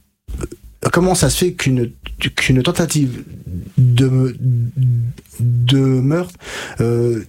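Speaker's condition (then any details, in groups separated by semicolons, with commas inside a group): Stuttering; onset age 5 to 6, severe from age 5 to 20, untreated in childhood; age 33, therapy from age 20 with stuttering specialist Catherine Daubier, Nancy, fluency techniques; blocks and repetitions, formerly could not finish a sentence without blocking; repeated sounds, prolonged sounds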